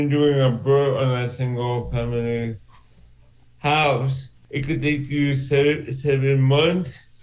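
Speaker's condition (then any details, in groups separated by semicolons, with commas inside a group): Cerebral palsy; from birth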